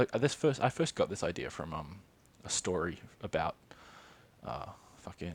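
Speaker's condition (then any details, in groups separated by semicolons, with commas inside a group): No condition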